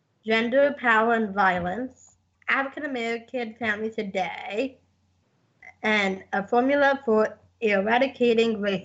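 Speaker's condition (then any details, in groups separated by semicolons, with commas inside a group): Down syndrome; congenital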